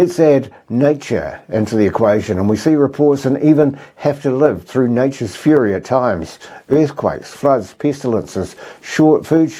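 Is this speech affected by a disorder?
No.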